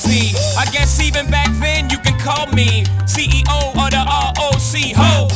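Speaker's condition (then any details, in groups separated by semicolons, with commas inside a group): No condition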